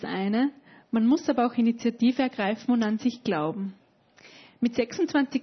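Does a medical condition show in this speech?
No.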